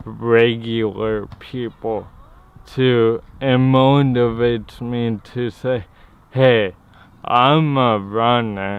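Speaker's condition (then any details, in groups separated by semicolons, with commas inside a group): Cerebral palsy; affects muscle; runs competitively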